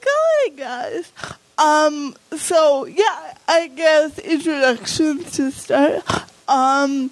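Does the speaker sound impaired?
Yes: cerebral palsy; lifelong very mild cerebral palsy, affects mouth and hands, slight balance problems, mild outward physical disability; speech noticeably affected.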